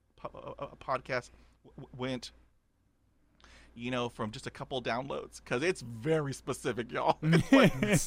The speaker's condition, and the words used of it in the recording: Stuttering. I'm confident, but I still have a stutter.